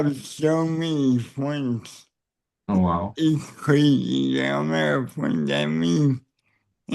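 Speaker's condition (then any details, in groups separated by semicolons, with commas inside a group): Cerebral palsy; neck surgery went badly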